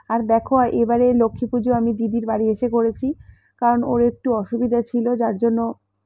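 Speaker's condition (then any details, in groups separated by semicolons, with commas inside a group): No condition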